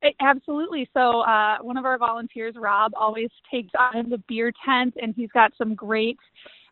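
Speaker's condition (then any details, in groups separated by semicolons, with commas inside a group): No condition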